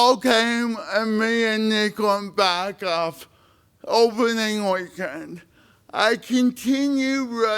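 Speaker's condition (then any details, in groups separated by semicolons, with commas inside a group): Spastic cerebral palsy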